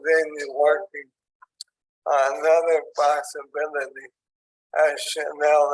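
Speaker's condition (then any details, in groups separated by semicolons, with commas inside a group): ALS; onset in hands and arms, tracheostomy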